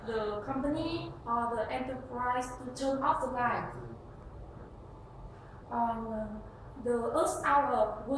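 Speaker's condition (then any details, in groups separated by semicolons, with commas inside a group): No condition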